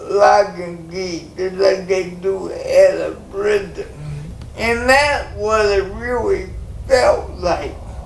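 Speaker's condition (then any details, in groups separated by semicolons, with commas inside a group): Cerebral palsy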